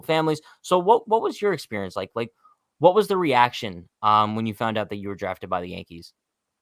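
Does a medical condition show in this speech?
No.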